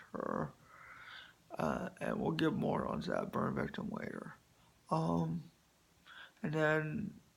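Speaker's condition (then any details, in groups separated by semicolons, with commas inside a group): Spastic quadriplegic cerebral palsy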